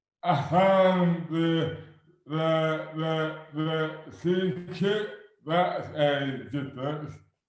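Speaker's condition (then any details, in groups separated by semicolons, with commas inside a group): Dystonia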